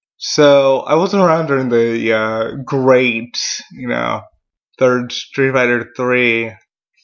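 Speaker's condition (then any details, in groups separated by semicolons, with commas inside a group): Cerebral palsy; mild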